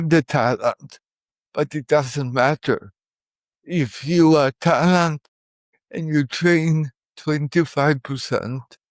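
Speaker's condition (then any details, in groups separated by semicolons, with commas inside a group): Cerebral palsy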